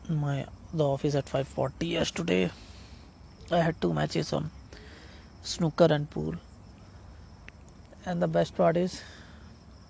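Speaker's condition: No condition

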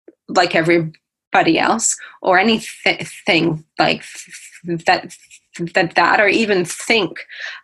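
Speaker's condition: Stammering; described as a neurological condition; switches words less than many who stammer but tempted to, picks easiest of several synonyms; repeated words, prolonged sounds

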